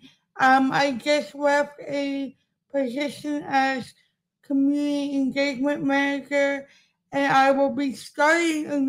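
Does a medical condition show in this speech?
Yes: cerebral palsy; birth oxygen deprivation; speech affected, sounds like past stroke.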